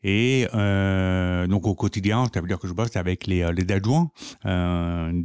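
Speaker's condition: Profound deafness from birth, congenital

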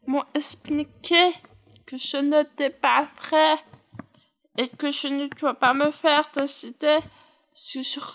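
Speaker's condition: Hearing impairment; right ear hearing loss, hearing aids, implant surgery, orthophoniste listening training, second operation for failed electrode; hard of hearing, wears hearing device, upper and lower limb motor disability, unstable walking, uses walker

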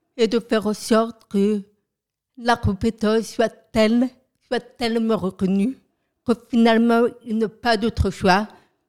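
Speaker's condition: Profound deafness from birth, profound, congenital

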